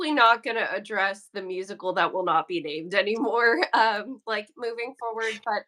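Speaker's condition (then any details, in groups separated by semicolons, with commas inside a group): No condition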